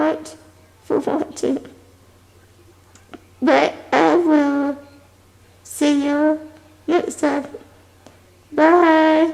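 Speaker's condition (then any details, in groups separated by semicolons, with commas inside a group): Spinal muscular atrophy type 2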